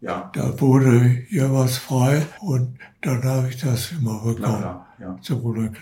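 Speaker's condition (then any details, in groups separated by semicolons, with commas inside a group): Parkinson's disease; arm tremor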